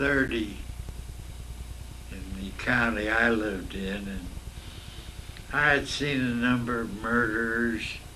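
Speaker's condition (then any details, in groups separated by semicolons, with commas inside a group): Myasthenia gravis; neurological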